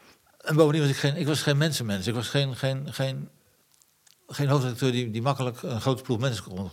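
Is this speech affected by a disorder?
Yes: Parkinson's disease; progressive incurable Parkinson's disease.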